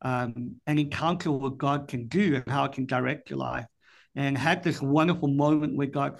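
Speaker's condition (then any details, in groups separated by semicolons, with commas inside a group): Cleft palate; congenital cleft palate, speech and hearing impaired since birth, difficult childhood development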